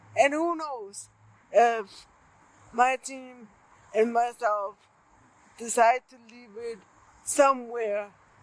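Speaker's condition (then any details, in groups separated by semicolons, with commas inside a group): Cerebral palsy; present from birth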